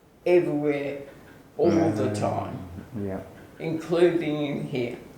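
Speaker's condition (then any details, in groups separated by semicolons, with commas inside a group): ALS/MND; onset foot drop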